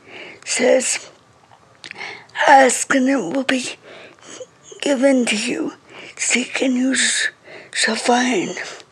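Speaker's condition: Cerebral palsy; speech affected, reading very slow

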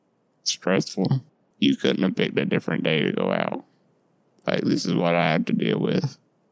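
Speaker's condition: Duchenne muscular dystrophy; lifelong

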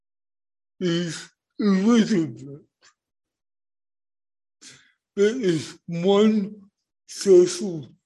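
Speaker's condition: Cerebral palsy; born not breathing

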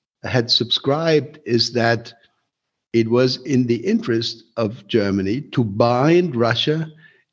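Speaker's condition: No condition

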